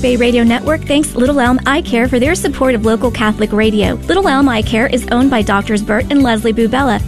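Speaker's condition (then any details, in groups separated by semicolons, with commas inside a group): No condition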